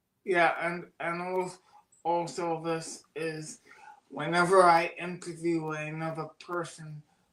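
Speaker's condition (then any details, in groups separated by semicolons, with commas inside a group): Cerebral palsy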